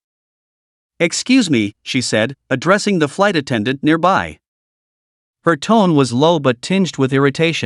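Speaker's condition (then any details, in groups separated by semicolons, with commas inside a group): No condition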